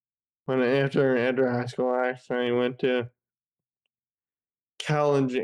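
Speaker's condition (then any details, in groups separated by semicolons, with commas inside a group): Friedreich's ataxia; 14 years since diagnosis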